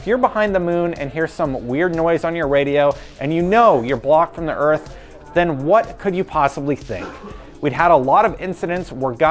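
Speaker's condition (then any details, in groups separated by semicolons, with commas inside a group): No condition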